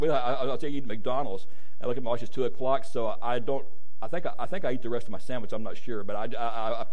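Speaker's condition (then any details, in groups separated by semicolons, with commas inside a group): Stuttering; struggled with it for a while, adults at gadsdale said stutter barred preaching; more stuttering tonight, tired, feels an hour later after watch not set back; worse when tired, later in the day; repeated words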